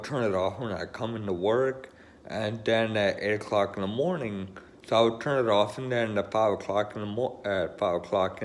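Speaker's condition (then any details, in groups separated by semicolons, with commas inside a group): Friedreich's ataxia; electric wheelchair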